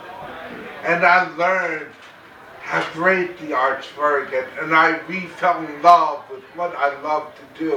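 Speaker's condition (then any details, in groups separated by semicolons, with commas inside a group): Cerebral palsy; very mild form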